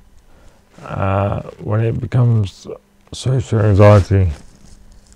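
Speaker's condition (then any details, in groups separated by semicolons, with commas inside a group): Cerebral palsy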